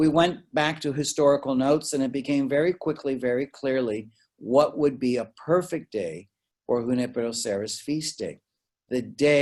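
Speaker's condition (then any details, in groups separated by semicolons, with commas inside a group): No condition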